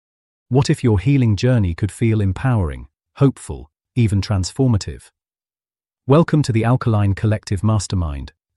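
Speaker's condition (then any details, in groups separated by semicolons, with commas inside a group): No condition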